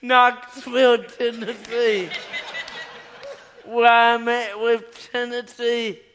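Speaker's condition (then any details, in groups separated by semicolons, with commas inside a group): Cerebral palsy; allow straightening arm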